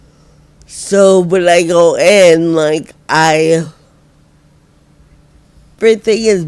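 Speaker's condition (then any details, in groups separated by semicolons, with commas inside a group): Friedreich ataxia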